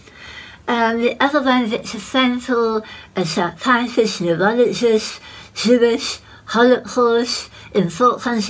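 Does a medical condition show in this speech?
Yes: head and neck cancer.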